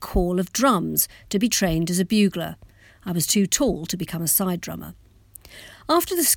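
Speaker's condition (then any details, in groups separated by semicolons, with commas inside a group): No condition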